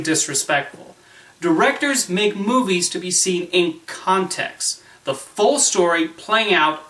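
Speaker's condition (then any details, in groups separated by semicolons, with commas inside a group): No condition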